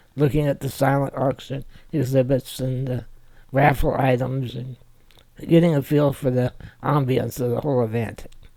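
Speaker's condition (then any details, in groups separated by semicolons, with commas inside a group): Spinal muscular atrophy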